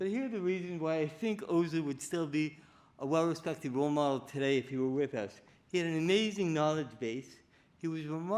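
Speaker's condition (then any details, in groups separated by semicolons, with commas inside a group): Cerebral palsy; affects movement and speech, delayed walking and talking; diagnosed at age four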